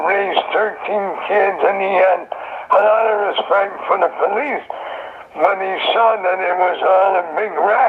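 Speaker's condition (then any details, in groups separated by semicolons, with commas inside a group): Throat cancer; survivor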